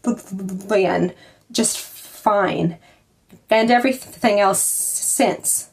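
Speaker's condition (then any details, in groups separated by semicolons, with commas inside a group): Stammering; stammer since childhood; stammer somewhat unpredictable, switches words to hide it less than most people who stammer; repeated sounds, prolonged sounds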